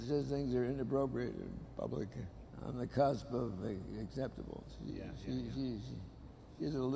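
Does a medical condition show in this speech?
Yes: Parkinson's disease; diagnosed 20 years ago.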